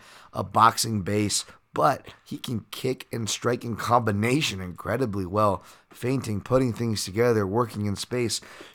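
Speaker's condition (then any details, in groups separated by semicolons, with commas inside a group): No condition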